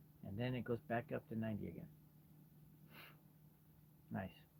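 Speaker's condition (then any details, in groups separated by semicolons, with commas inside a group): No condition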